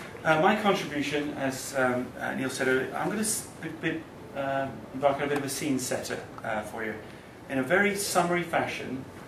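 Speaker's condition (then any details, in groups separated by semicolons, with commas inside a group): No condition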